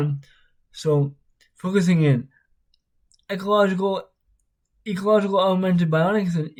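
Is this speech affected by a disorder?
Yes: spastic cerebral palsy.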